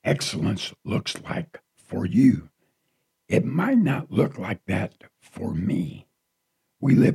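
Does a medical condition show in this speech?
Yes: partial laryngectomy from cancer; half of voice box removed; raspy voice, may be hard for listeners.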